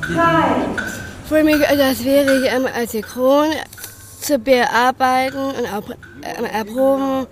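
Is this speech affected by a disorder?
Yes: Down syndrome; present from birth; frequent fillers and hesitations, word repetitions, short simple sentences, occasional grammatical slips.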